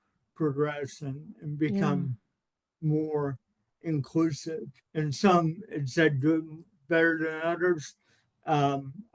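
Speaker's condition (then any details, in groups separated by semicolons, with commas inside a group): Cerebral palsy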